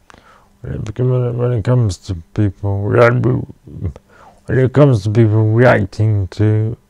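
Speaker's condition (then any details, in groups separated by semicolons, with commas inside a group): Cerebral palsy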